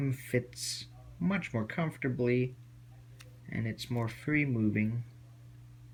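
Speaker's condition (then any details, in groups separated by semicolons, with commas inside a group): No condition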